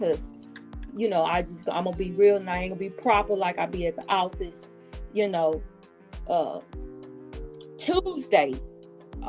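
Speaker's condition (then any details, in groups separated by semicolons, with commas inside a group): No condition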